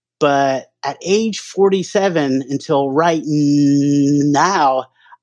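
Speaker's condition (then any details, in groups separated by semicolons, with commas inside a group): Stuttering; onset around age 2.5, fall with traumatic brain injury then, grandfather and daughter stutter, likely genetic, hypnotherapy tried; no longer hides stutter, not trying to avoid stuttering, stuttering more or more aware lately, sober; stutters every time talking, hard ordering in restaurants, phone calls, strangers, alcohol seemed to lessen stutter; blocks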